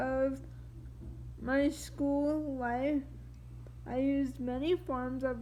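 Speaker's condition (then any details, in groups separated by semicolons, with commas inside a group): Triplegic cerebral palsy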